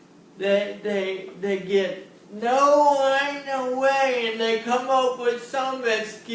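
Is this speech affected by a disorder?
Yes: cerebral palsy; cerebral palsy from birth.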